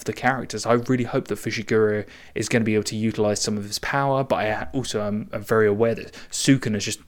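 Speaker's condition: No condition

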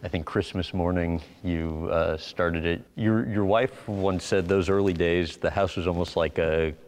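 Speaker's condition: No condition

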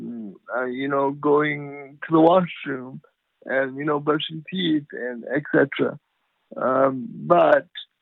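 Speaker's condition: Cerebral palsy; from birth, lifelong, power wheelchair, cannot walk, only left hand usable; in 20s, swimming as therapy, needs two support workers for swimming; uses voice very well, Siri voice texting on iPhone works with practice, sometimes misrecognized words

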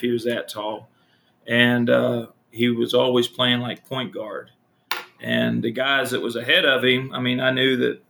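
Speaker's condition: No condition

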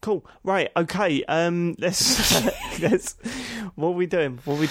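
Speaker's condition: No condition

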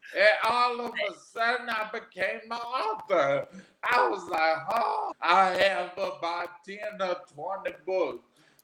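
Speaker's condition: Aphasia after stroke; talks a little different, listeners must work to understand

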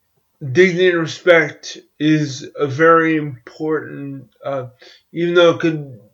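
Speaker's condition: Cerebral palsy; walks with crutches

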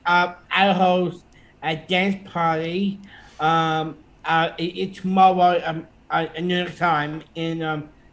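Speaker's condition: Down syndrome; heart defect with two holes

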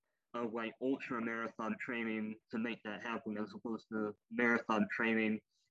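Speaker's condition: Cleft lip and palate, popliteal pterygium syndrome

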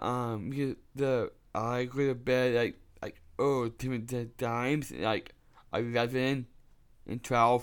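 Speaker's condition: Down syndrome; 26 years old; supplements and fish oil reportedly helping talking, less need to repeat, more confident

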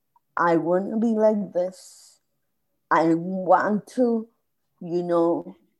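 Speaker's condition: Spasmodic dysphonia; meditation and yoga

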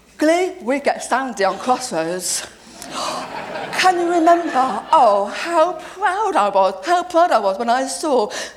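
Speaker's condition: Deafness; deaf since age seven

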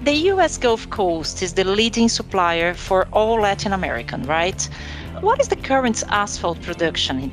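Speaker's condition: No condition

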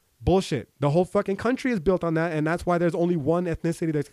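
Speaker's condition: No condition

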